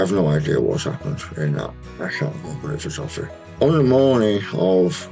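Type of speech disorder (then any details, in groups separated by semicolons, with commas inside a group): Speech after partial glossectomy; tongue cancer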